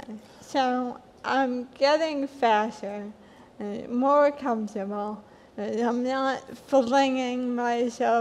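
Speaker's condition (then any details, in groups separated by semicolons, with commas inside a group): Hereditary spastic paraplegia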